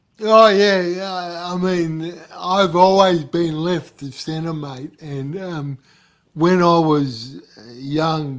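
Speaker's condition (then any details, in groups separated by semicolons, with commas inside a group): Cerebral palsy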